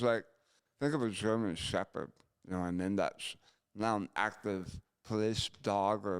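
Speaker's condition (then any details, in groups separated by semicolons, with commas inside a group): Gunshot injury to chin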